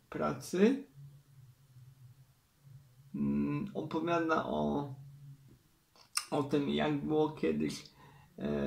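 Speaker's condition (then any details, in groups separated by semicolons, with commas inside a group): Cerebral palsy; uses wheelchair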